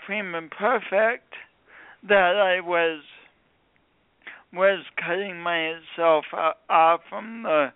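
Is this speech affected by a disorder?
Yes: speech impediment from birth injury; speech impediment sounding unlike a regional accent, not a Midwestern accent.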